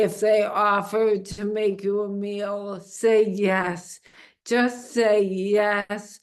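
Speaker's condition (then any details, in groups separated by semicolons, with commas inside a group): Amyotrophic lateral sclerosis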